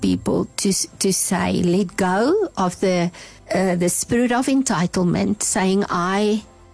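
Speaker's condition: No condition

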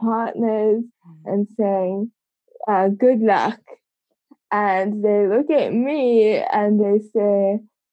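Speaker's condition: Cerebral palsy; congenital, from birth, age 25

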